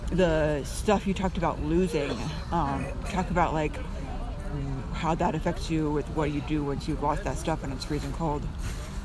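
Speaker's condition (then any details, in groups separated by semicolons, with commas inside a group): No condition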